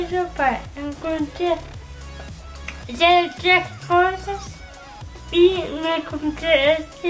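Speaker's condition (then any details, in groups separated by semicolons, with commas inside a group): Cerebral palsy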